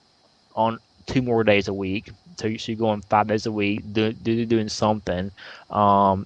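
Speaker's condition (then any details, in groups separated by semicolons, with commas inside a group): Stuttering; individual and group speech therapy, University of Alabama speech department linked; advertising stuttering to clients for several months, also disclosing at church; blocks when rushing in, less stuttering when discussing stuttering, stops and takes deep breath; repeated sounds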